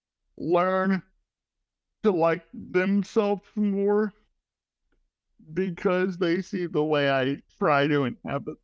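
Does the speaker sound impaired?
Yes: cerebral palsy.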